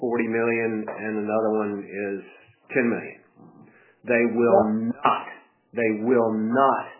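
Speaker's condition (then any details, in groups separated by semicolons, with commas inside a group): No condition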